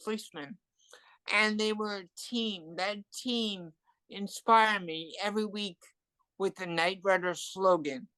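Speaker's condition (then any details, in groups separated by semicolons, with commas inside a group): Cerebral palsy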